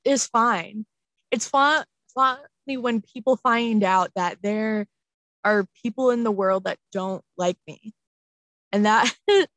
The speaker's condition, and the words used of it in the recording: Stuttering. If it's making the announcements in front of the church and Facebook Live and you are stuttering so bad on disaffiliation.